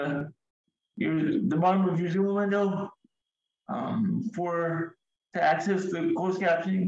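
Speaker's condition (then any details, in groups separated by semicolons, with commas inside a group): Cerebral palsy, severe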